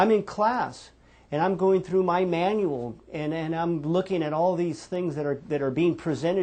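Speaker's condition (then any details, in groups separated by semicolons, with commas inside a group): No condition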